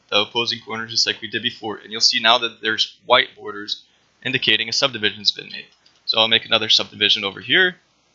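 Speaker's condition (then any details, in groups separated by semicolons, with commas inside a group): No condition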